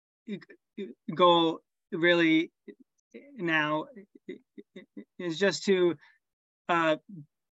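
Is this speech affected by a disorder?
Yes: stuttering; developmental stuttering, onset at age 7 just before first grade, extended family history; age 24, about 17 years since onset, no longer afraid of stuttering; still stutters, grew more prominent in childhood, formerly avoided speaking, past fluency-technique therapy with breathing, later acceptance therapy with Josh, tried psychiatrist-prescribed stuttering medication; here blocks.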